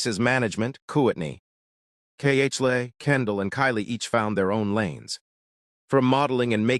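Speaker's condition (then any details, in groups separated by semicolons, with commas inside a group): No condition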